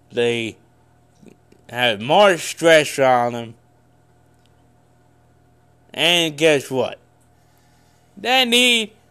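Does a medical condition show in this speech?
Yes: cerebral palsy; congenital cerebral palsy.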